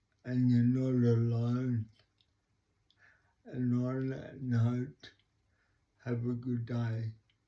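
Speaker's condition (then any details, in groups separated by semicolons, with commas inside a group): Cerebral palsy; talks slowly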